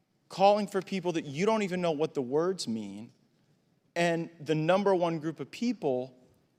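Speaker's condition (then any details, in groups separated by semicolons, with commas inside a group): No condition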